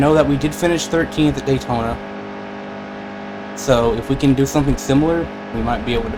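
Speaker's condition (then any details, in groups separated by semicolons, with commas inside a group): No condition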